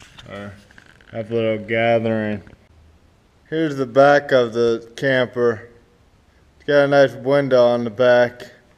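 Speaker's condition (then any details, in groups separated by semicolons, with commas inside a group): Cerebral palsy, spastic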